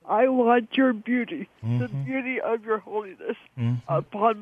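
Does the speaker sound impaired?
Yes: cerebral palsy; cerebral palsy from birth, born premature at six months, kept in incubator; cannot walk, needs help in almost every way.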